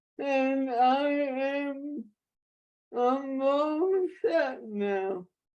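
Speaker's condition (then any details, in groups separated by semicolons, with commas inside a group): Traumatic brain injury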